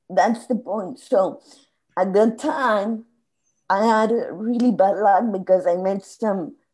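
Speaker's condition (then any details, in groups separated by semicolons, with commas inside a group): Spasmodic dysphonia; meditation and yoga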